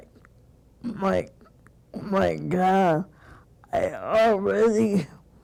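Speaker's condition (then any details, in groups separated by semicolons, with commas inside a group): Cerebral palsy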